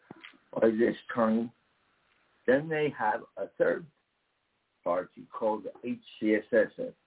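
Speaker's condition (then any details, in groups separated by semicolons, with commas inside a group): Damaged vocal cord; uncontrollable hand movement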